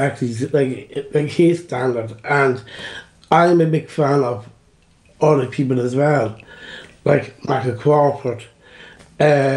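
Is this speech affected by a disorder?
Yes: Down syndrome; acting from age eight at Rayfields.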